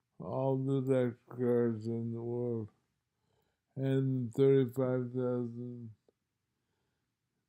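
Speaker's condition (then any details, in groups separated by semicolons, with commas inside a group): Multiple sclerosis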